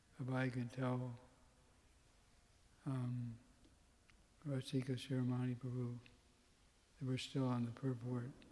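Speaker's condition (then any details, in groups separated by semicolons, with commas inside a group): Parkinson's; tremor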